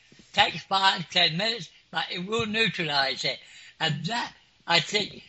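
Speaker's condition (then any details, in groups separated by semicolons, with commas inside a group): Clinically deaf; clinically deaf since school age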